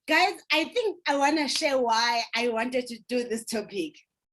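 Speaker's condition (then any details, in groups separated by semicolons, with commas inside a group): No condition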